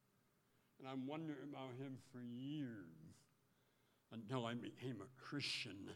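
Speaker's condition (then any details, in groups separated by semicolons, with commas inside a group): Speech impediment; taught tongue movement at 12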